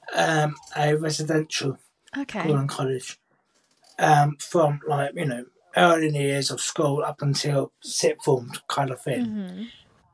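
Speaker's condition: Cerebral palsy, profound hearing loss; speaks clearly despite deafness

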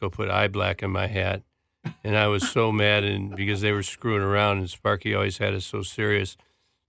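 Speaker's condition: Parkinson's disease; left hand clutching years before diagnosis, anxiety-triggered tremor, movement and coordination affected, diagnosed within two days via Peter Secchia; four years since diagnosis, movement specialist, speech therapy, Big and Loud therapy for movement, posture, voice; speech tough, learned voice correction in Big and Loud therapy

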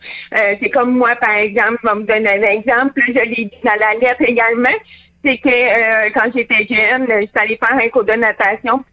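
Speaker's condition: Hearing loss with cochlear implant; born deaf, total silence when implant removed in water

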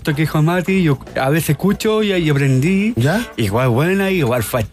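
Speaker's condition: Down syndrome

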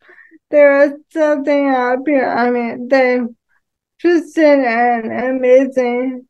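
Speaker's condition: ALS; ALS diagnosed at age 33, quick early progression, cane within four months, later walker; almost a decade since diagnosis, still rides recumbent trike

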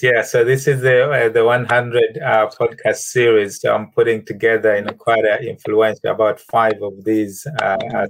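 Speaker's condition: No condition

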